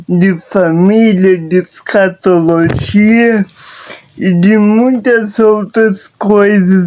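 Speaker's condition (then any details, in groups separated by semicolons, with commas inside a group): Paralysis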